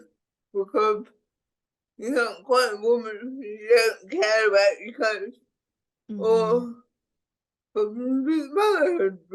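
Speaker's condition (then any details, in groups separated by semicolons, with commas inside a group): Cerebral palsy; speech impediment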